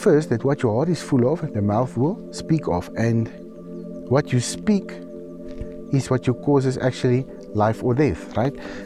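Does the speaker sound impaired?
No.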